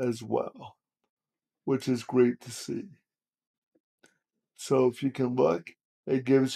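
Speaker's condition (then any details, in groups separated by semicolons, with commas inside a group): Cerebral palsy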